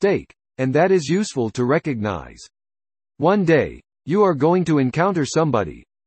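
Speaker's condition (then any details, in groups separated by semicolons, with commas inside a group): No condition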